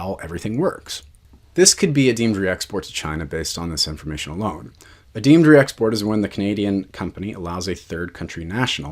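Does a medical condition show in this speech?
No.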